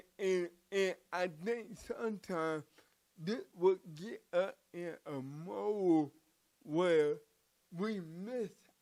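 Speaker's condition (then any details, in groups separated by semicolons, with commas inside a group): Cerebral palsy; from birth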